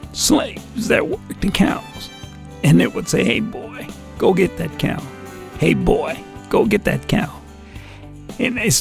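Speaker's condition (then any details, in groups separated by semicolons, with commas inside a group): Vocal dysphonia; former country and western singer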